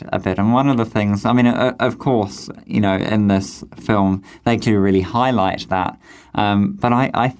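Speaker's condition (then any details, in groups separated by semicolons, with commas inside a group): Cleft lip and palate; congenital cleft lip and palate, facial condition similar to Augie's in Wonder; described as speaking beautifully, cleft clinic surgeon at age 12 predicted no public speaking career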